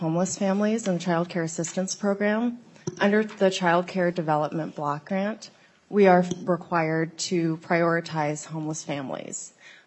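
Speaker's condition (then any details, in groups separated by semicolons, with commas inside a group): No condition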